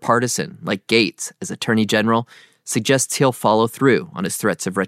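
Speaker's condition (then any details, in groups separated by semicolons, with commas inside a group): No condition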